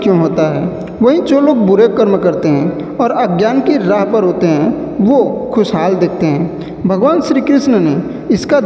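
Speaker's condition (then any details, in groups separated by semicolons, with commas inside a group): No condition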